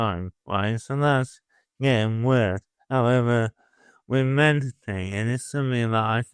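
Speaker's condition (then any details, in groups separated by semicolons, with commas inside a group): Motor neuron disease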